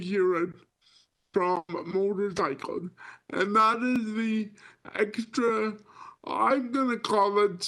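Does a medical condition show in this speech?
Yes: spastic cerebral palsy.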